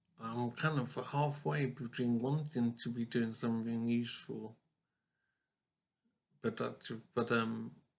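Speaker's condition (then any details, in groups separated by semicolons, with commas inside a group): Brain injury; accident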